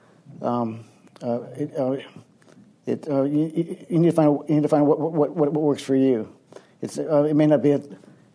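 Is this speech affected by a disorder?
Yes: young onset Parkinson's disease; symptoms from 17 with left foot twitching, diagnosed at 23, over 20 years; frequent word and phrase repetitions, many fillers, restarted phrases.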